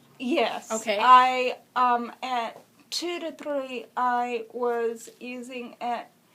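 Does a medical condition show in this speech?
Yes: cerebral palsy.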